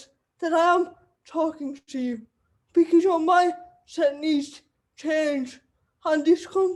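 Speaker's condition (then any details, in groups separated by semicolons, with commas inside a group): Cerebral palsy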